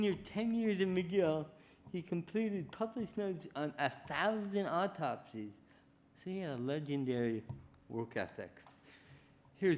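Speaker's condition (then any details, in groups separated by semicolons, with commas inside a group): Cerebral palsy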